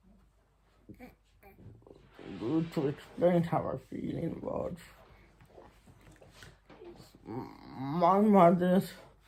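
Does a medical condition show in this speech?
Yes: muscular Parkinson.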